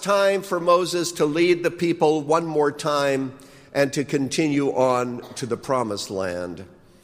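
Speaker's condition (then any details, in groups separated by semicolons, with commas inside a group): No condition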